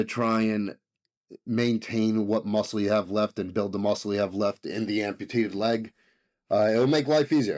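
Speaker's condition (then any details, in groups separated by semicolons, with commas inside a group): No condition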